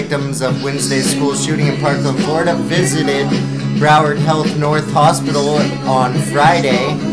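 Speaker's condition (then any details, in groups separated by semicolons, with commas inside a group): No condition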